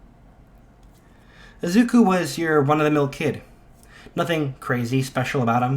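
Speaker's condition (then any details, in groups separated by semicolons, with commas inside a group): No condition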